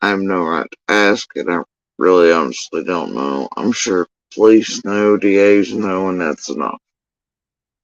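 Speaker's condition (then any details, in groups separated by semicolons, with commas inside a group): Facial paralysis after surgery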